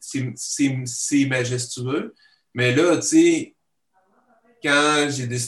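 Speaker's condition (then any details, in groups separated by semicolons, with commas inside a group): Stuttering; stutters in daily life, partial control keeps spontaneity, full control would need changed voice; repeated sounds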